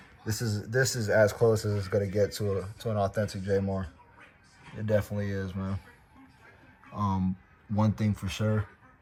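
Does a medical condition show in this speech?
No.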